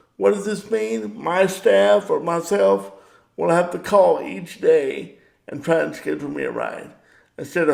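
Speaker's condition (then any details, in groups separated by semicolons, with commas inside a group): Cerebral palsy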